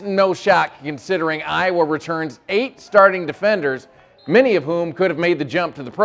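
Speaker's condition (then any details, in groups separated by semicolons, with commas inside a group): No condition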